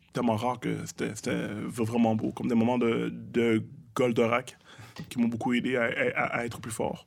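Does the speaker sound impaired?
Yes: stuttering; childhood-onset stuttering, thought autistic as young child, spoke Creole, English and French mixed, fluent when rapping since teens; stuttering noticeable during this interview, as he points out himself, audible repetitions; stutters in conversation, strings syllables together very fast without stopping or tripping; here repeated sounds, repeated words.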